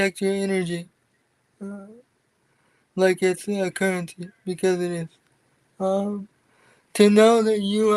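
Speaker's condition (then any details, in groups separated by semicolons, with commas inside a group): Cerebral palsy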